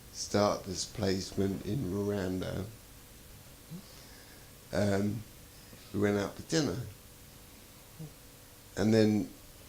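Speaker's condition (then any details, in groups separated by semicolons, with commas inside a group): Traumatic brain injury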